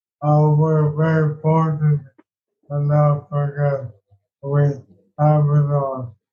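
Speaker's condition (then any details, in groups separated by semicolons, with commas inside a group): ALS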